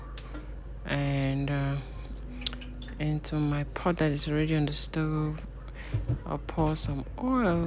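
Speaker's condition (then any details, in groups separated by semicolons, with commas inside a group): No condition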